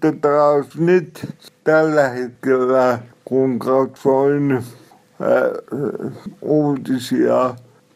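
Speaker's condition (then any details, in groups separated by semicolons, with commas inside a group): Cerebral palsy; from birth, hypoxia when stuck on mother's tailbone during delivery, mainly mobility impairment, limits movement, speech; somewhat unclear, self-described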